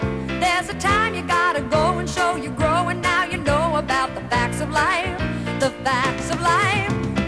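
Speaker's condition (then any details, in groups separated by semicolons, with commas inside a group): No condition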